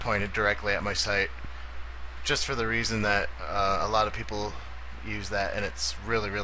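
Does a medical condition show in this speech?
No.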